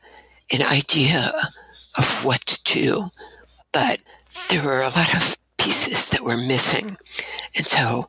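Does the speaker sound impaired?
Yes: abductor spasmodic dysphonia; voice lost shouting over rock music, diagnosed Fresno State, two damaging surgeries, last 12 years ago; breathy voice, staccato speaking style, shaky tremor when syllables lengthened, voice worse during university years.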